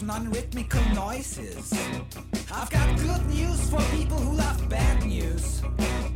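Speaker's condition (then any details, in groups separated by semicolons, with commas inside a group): No condition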